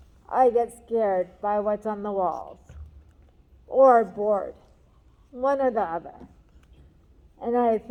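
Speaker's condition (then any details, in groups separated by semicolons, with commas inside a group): Cerebral palsy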